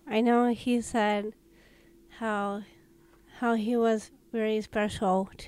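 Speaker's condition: Down syndrome

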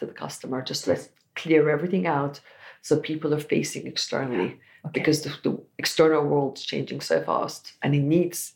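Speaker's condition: No condition

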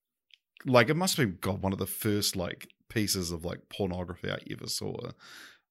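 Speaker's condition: No condition

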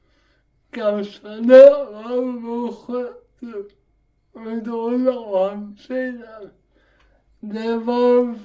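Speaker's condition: Cerebral palsy; walks much better than at first hunts

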